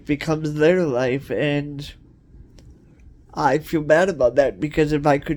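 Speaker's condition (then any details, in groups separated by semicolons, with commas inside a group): Cerebral palsy; cerebral palsy, wheelchair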